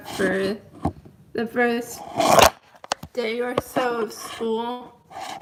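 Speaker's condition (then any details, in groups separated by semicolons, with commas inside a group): Cerebral palsy, mild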